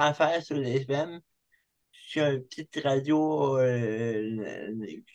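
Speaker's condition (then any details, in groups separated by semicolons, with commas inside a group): Cerebral palsy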